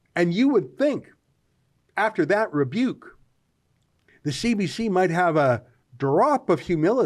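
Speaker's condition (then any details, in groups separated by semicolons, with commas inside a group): No condition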